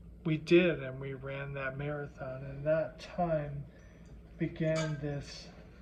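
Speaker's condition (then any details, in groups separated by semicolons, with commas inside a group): Primary lateral sclerosis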